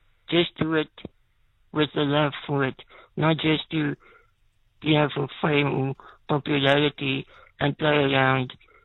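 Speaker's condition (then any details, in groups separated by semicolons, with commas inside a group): Spinal muscular atrophy, type 2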